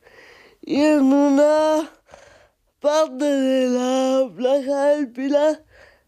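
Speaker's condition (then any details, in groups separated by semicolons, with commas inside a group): Cerebral palsy; photographs with adapted cameras and systems, Fundación Aspace Zaragoza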